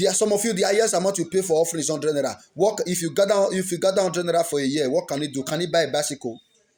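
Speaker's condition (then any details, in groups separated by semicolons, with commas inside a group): No condition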